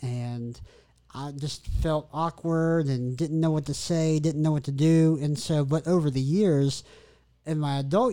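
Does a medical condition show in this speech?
Yes: cleft lip and palate; congenital, lip scar, surgeries in childhood.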